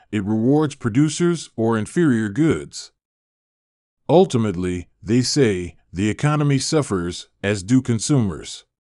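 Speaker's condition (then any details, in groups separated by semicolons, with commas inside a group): No condition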